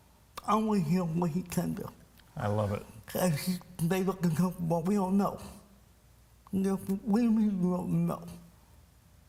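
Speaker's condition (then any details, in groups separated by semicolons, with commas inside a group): Cerebral palsy; speech impairment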